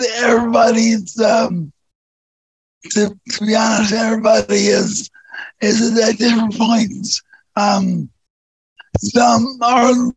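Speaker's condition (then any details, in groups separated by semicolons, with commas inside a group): Neurofibromatosis type 2; large tumor on brain stem, days before third brain surgery, balance shot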